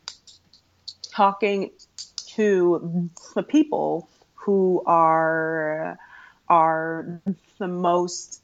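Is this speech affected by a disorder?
Yes: stuttering; stuttering since around age 3, past speech therapy, largely stopped talking for about 5 years; still stutters, including when saying own name; formerly hid stuttering by switching words, deep breaths, fillers like ums and ahs, avoided talking; here repeated sounds, prolonged sounds.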